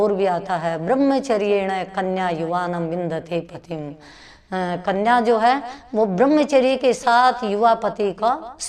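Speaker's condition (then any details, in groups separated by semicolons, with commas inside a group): No condition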